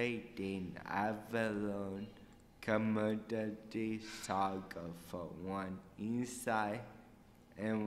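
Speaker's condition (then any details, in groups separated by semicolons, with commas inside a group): Cerebral palsy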